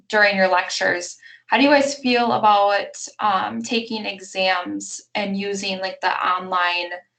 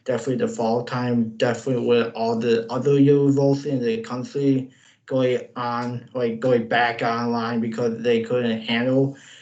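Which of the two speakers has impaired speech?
The second: cerebral palsy; severe difficulty writing and typing, relies on speaking.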